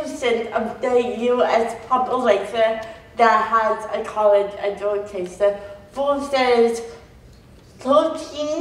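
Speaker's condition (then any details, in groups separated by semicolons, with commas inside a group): Cerebral palsy; phone speech misunderstood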